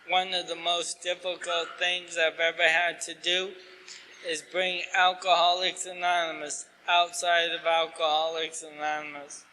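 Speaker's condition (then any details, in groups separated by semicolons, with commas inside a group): ALS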